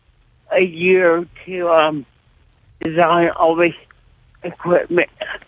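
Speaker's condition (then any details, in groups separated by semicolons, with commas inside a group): Cerebral palsy; severe cerebral palsy from birth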